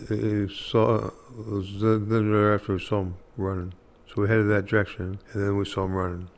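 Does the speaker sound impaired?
Yes: Parkinson's disease; Parkinson's disease attributed to Agent Orange exposure during Vietnam service, hard time walking; speech affected very significantly, hard time talking.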